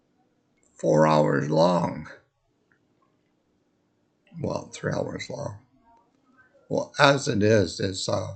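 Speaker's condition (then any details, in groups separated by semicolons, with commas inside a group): Multiple sclerosis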